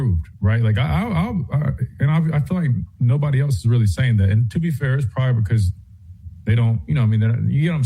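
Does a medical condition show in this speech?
No.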